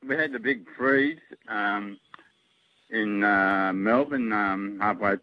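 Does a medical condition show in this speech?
Yes: motor neurone disease; diagnosed motor neurone disease, no treatment or cure available.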